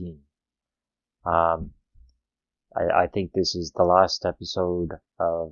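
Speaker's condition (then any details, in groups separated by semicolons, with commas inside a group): No condition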